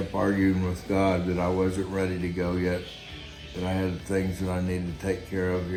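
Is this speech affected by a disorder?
Yes: Guillain-Barré syndrome.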